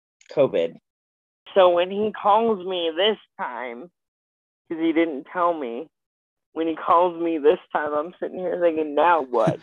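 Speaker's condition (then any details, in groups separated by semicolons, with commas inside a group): Spastic quadriplegic cerebral palsy; not paralysis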